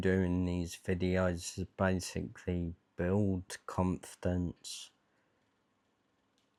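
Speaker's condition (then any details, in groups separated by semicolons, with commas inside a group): Dystonia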